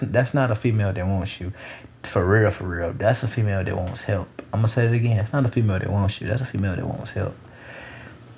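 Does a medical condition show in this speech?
No.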